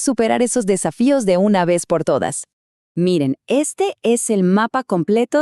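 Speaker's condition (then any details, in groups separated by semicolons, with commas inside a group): No condition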